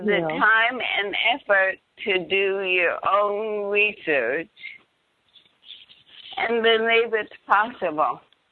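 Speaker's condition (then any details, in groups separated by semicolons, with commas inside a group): ALS, bulbar palsy; voice affected, husband Larry fills in details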